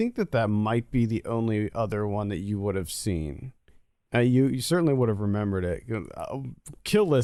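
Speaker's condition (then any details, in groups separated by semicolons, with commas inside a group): No condition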